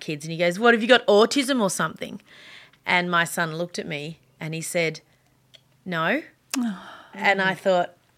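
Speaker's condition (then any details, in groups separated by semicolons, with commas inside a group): No condition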